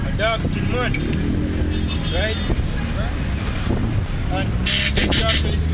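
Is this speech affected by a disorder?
No.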